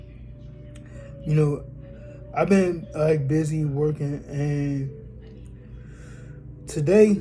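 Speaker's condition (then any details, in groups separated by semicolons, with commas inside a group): Cerebral palsy; from birth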